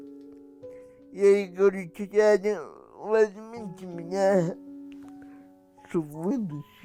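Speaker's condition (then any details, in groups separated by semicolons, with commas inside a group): Cerebral palsy; cannot sit up or walk, uses wheelchair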